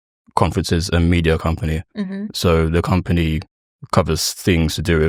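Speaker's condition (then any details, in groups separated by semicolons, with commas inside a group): No condition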